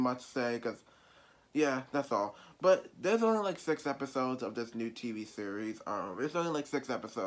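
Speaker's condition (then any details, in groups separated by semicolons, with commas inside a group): No condition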